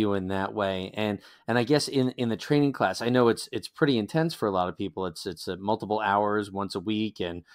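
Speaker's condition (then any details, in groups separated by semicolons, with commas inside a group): No condition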